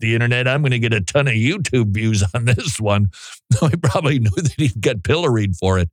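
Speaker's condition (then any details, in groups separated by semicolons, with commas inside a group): No condition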